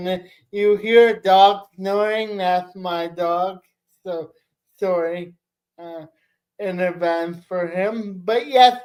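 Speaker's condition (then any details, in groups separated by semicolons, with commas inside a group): Cerebral palsy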